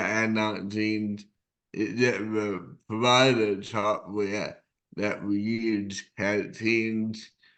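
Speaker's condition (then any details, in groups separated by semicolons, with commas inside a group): Cerebral palsy; present from birth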